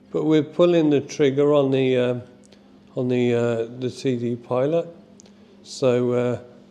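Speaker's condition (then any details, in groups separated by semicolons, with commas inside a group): Motor neurone disease; ALS type; progressing quickly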